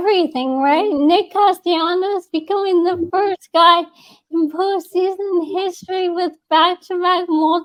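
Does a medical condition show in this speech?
Yes: ALS.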